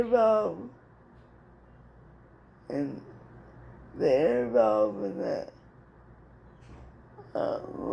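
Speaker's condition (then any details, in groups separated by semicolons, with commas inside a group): Cerebral palsy; speech somewhat affected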